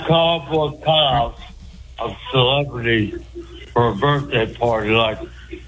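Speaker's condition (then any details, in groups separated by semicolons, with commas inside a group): Speech impediment; cause unclear, stabbed by girlfriend and hit on head with ashtray years ago; calling in by phone, faint audio, loud background voices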